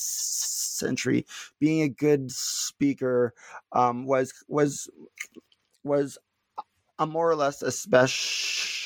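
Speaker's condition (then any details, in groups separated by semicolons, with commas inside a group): Stuttering; not stuttering much during this interview; little stuttering currently; repeated words, prolonged sounds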